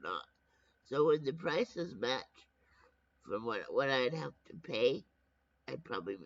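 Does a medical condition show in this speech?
Yes: brain injury.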